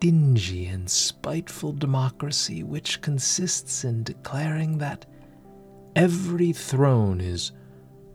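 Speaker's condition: No condition

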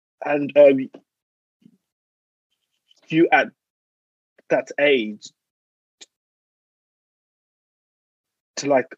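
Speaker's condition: Stammer; stammer audible in speech; blocks

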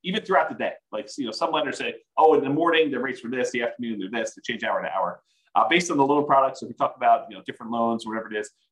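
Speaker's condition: No condition

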